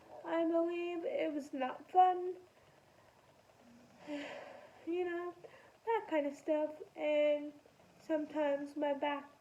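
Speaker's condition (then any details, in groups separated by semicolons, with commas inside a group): Spastic quadriplegic cerebral palsy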